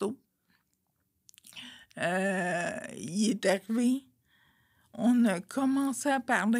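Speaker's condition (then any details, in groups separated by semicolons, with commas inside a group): Friedreich's ataxia; degenerative, affects whole body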